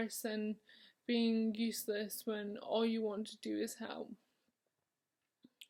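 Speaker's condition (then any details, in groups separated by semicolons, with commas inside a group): Motor neurone disease; onset in left hand; two years since diagnosis, has carer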